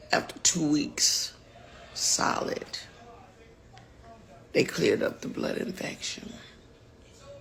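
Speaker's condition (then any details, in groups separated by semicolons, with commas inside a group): No condition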